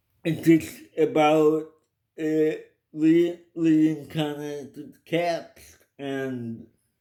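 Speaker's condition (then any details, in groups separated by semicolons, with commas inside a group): Cerebral palsy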